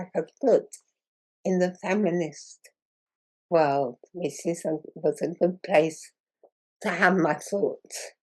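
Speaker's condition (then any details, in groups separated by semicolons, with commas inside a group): Muscular dystrophy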